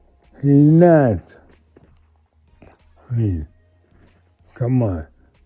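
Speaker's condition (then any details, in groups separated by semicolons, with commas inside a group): Multiple sclerosis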